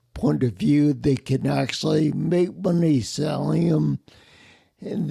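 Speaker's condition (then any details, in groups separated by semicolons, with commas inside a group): Spinocerebellar ataxia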